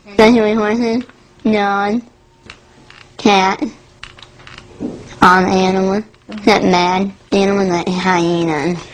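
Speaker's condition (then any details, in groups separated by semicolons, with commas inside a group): Pompe disease; rare genetic enzyme disorder, implanted port; diagnosed at 18 months, enzyme infusion every other week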